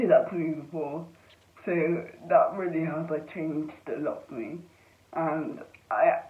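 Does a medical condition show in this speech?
Yes: cerebral palsy.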